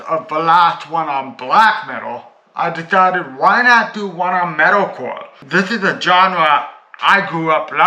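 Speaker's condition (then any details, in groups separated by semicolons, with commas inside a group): Cerebral palsy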